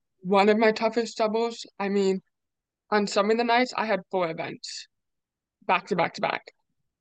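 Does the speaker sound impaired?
Yes: deafness; relies on starter hand signals and strobe start lights at meets.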